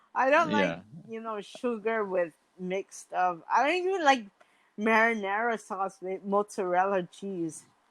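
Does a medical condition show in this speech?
Yes: mild cerebral palsy.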